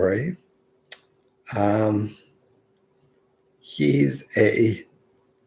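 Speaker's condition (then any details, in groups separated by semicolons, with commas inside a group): Multiple sclerosis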